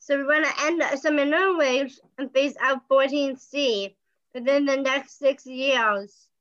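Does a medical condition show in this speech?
Yes: Down syndrome.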